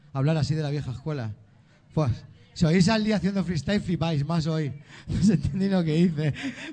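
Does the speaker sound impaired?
No.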